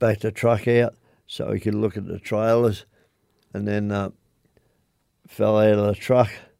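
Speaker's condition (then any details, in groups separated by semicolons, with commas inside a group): Motor neurone disease; diagnosed about a year ago, began with arm cramps then tingling up arm, progressive decline; living in aged care after going downhill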